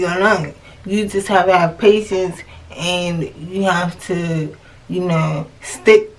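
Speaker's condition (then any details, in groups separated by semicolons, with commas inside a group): Cerebral palsy; hard of hearing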